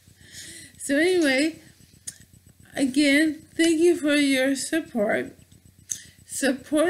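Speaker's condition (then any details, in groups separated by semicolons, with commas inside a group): Bulbar ALS; bulbar onset, mouth and tongue muscles affected; noticeably affected, some tongue muscles not working, excess saliva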